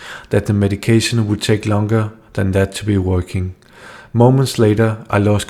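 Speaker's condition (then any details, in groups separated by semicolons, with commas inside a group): No condition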